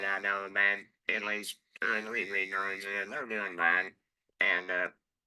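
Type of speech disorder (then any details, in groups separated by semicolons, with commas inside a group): Electrolarynx speech; laryngectomy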